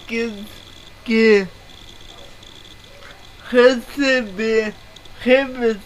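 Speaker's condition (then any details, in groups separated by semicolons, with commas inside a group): Paralysis; speech impairment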